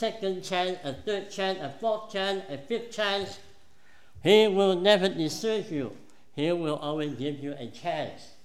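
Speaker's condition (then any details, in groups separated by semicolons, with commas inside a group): Cleft palate; present from birth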